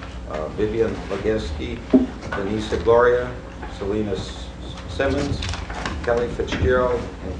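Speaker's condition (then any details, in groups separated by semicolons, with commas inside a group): No condition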